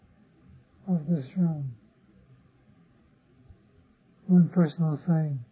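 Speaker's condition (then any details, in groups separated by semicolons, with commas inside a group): Parkinson's disease; others offer remedies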